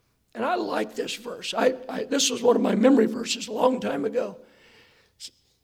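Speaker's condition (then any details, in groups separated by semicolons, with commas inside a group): Hoarseness after vocal cord surgery; hoarse voice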